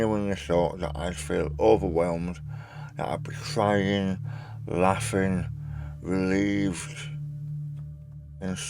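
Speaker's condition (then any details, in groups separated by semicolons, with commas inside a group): Tongue cancer surgery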